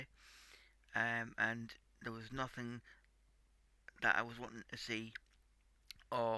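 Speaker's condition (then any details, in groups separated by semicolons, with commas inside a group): Cerebral palsy; tight muscles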